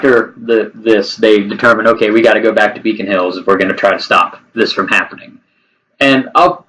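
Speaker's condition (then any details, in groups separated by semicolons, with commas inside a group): No condition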